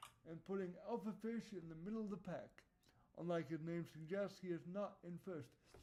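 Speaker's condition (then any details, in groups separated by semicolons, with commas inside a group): Cerebral palsy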